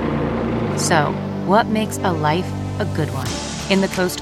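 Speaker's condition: No condition

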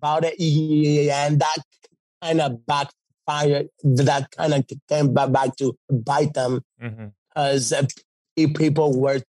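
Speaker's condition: Stutter; stutter goes away when singing; repeated sounds, blocks

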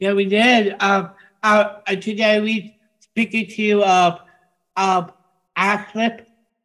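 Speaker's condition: Down syndrome; genetic chromosomal condition

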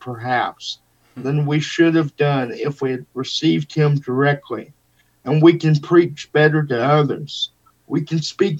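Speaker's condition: Cerebral palsy; wheelchair user

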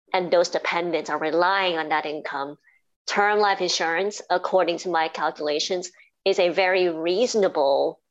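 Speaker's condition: Cleft palate and cleft lip; congenital, diagnosed as a baby, roof of mouth split into two, speech therapy as a teenager; formerly very difficult to speak properly, teachers could not hear speech in class, now clear

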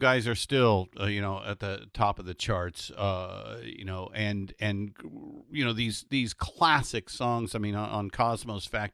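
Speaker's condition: No condition

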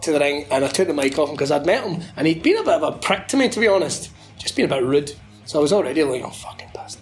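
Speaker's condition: No condition

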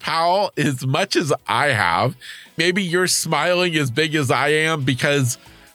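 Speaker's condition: No condition

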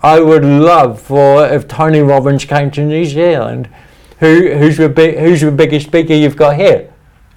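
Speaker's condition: Cerebral palsy; speech impediment, talks funny

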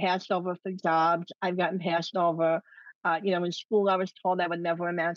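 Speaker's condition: Cleft lip and palate; adult

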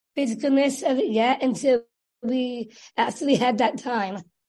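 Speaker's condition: Down syndrome; developmental disability from birth

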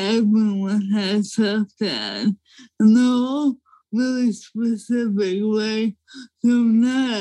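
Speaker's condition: ALS; diagnosed as a young woman

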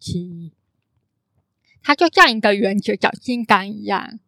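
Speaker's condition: Congenital hearing impairment; can sound sing-song

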